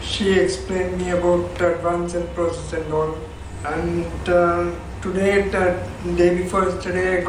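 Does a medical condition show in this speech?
Yes: ALS/MND; after stem cell therapy.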